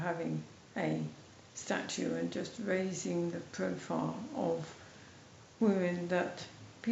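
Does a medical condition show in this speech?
Yes: MND, mild; speech slightly affected.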